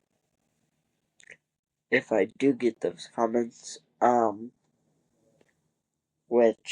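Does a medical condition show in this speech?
Yes: cerebral palsy; wheelchair user.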